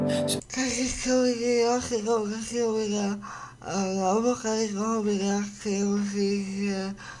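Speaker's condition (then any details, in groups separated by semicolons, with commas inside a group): Cerebral palsy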